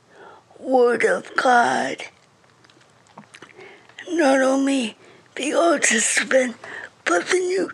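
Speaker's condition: Cerebral palsy; speech affected, reading very slow

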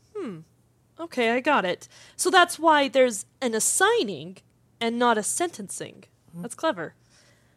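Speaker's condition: No condition

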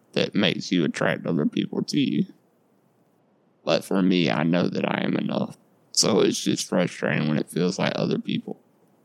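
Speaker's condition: Duchenne muscular dystrophy; lifelong

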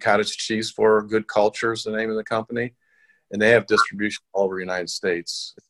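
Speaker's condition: No condition

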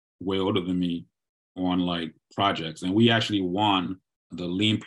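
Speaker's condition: No condition

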